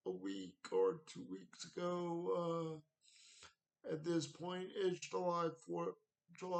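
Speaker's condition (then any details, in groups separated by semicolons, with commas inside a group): Cerebral palsy; wheelchair, needs transfer help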